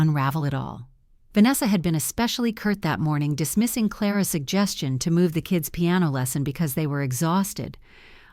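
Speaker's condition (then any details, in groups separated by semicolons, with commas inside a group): No condition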